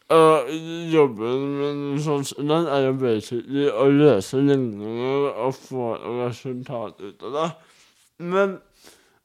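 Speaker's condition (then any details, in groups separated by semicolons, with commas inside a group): Cerebral palsy; speech difficulties, speech challenges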